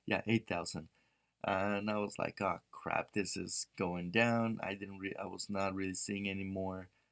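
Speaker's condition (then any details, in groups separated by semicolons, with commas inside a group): No condition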